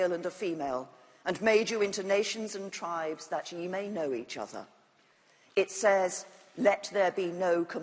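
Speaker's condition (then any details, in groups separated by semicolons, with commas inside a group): No condition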